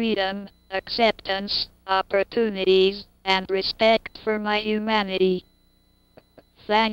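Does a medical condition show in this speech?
Yes: cerebral palsy; cannot move limbs.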